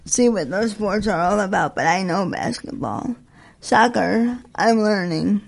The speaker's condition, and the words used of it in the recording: Cerebral palsy. You can hear the tightness in my voice, but that's because I'm really excited.